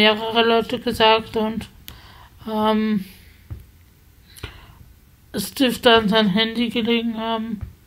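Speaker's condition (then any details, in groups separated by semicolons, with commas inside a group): Spasticity from birth; multiple sclerosis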